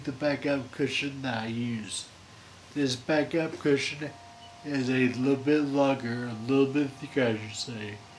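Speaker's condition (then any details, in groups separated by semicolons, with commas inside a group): Friedreich's ataxia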